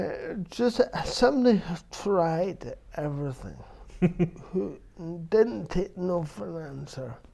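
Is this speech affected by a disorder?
Yes: cerebral palsy; present from birth.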